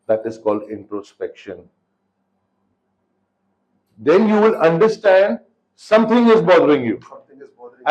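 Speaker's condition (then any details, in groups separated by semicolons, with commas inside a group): No condition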